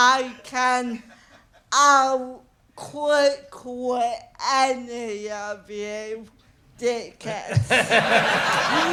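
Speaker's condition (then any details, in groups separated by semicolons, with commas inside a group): Cerebral palsy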